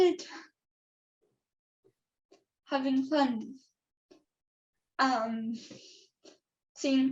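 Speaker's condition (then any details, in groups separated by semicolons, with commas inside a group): Cerebral palsy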